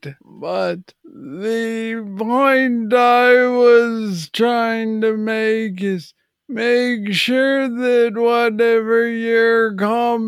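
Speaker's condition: Parkinson's disease, young onset

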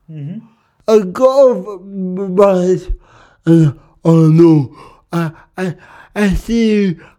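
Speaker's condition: Cerebral palsy; speech can be hard sometimes

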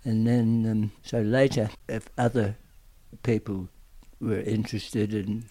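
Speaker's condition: Tongue cancer; aggressive tongue cancer

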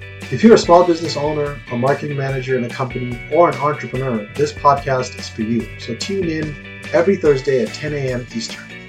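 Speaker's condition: No condition

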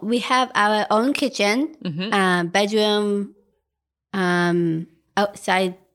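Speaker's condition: Down syndrome; adult woman

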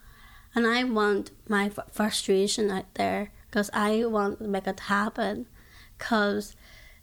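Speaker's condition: Down syndrome; age 21

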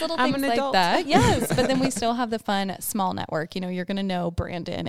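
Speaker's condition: No condition

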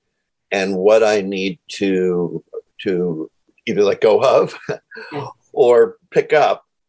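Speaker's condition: Stuttering; repeated sounds, prolonged sounds

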